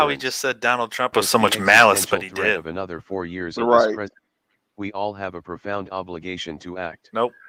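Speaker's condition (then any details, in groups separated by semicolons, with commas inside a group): No condition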